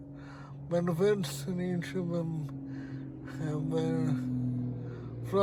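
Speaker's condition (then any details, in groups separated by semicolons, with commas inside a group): Cerebral palsy, spastic, severe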